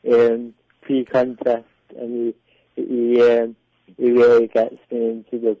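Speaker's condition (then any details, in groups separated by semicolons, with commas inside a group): Cerebral palsy; delayed developmental milestones, predicted lifelong electric wheelchair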